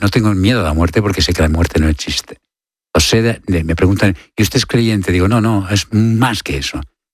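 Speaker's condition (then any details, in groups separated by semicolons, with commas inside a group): No condition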